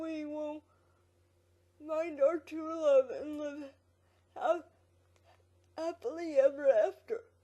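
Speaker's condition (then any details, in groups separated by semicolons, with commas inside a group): Quadriplegic cerebral palsy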